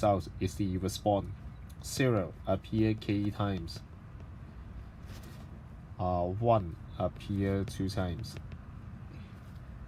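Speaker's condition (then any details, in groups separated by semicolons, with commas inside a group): No condition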